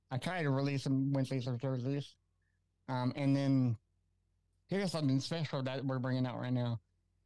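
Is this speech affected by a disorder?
Yes: cerebral palsy; from birth, special education throughout school, learned slower; age 43.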